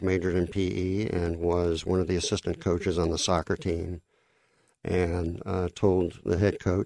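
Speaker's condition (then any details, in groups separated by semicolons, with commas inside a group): Cleft lip and palate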